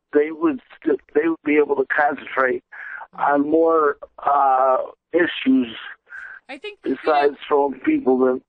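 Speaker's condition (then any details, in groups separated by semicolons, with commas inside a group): Cerebral palsy; present since birth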